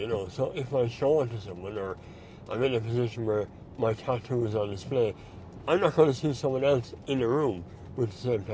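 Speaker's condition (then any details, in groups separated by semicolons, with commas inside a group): Mouth cancer surgery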